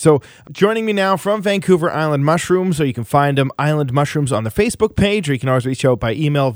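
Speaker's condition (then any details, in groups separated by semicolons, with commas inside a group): No condition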